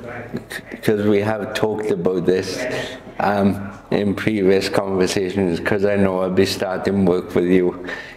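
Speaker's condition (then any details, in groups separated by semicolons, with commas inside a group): Cerebral palsy; quadriplegic form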